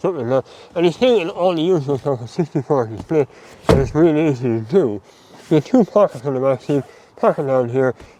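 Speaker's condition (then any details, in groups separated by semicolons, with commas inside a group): Mouth cancer surgery; speech altered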